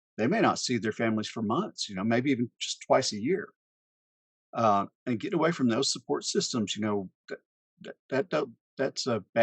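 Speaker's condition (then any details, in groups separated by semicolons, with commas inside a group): No condition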